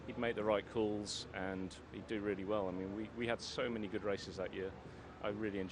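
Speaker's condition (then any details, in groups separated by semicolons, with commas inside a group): No condition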